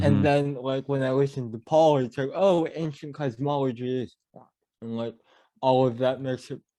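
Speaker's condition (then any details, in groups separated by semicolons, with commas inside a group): Cerebral palsy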